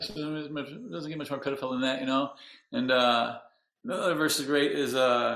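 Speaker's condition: Parkinson's disease; onset age 42, 19 years since, medicine four times daily plus Indian bean, hospital physical therapy; hard on voice, needs about two weeks of singing practice to regain voice

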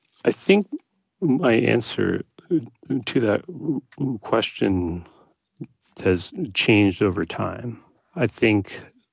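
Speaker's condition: Stuttering; persisting into adulthood; making peace with it; halting speech, repetitions, long painful blocks on first part of words, trouble breathing during blocks; prolonged sounds, blocks

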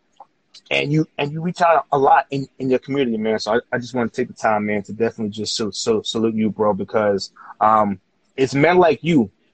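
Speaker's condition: Stuttering; stutter since about age 4, severe kindergarten through high school and college, lung surgery for severe asthma; turning 36, self-rated stutter about 3 of 10, still audible; stutter reduced from 10 to 3 by self-retraining pitch and speaking rate; repeated sounds

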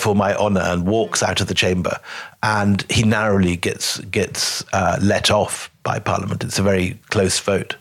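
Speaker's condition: No condition

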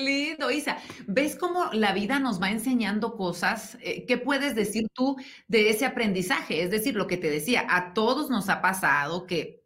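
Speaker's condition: No condition

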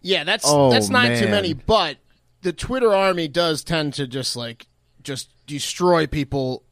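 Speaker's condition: No condition

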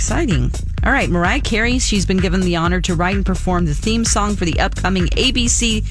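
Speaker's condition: No condition

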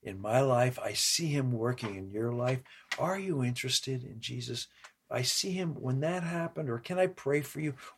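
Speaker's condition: No condition

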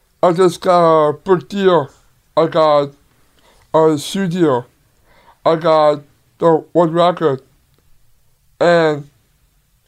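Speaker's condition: Down syndrome; tying shoes difficult, works 5 to 10 times harder to build muscle

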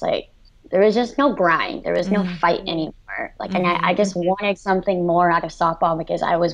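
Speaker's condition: Cleft lip and palate, severe

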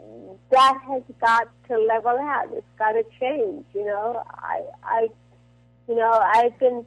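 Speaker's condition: Cerebral palsy; dependent on Botox

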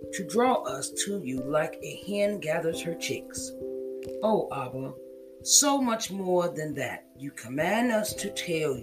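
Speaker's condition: No condition

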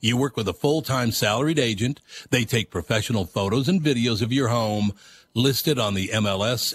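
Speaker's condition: No condition

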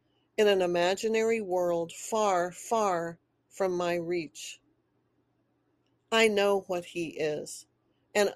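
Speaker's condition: No condition

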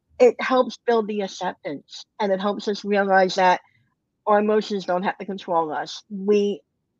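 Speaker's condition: Cleft lip and palate, bilateral

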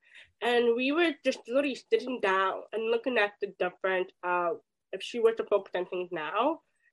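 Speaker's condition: Deafness, hard of hearing; relearned hearing

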